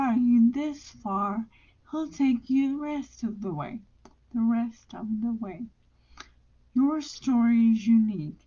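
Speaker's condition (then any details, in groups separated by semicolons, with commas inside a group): Brain injury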